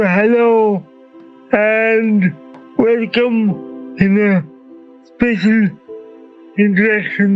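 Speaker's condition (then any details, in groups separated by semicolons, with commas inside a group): Cerebral palsy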